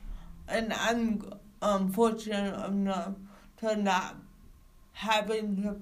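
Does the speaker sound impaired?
Yes: cerebral palsy; no wheelchair use, visible physical signs.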